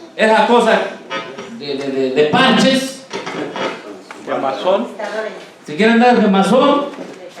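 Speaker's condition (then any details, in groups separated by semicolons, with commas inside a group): No condition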